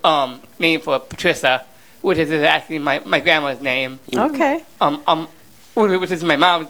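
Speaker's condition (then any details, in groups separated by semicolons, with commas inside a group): Down syndrome; 32 years old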